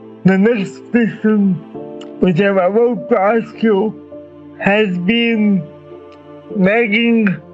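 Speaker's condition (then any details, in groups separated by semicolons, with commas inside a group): Cerebral palsy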